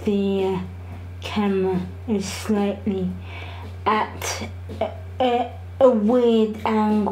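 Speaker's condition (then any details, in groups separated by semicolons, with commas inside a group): Cerebral palsy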